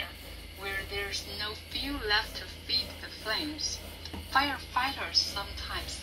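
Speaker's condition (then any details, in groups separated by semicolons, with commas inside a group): No condition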